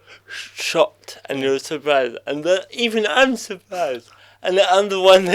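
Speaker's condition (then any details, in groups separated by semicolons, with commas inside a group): Cerebral palsy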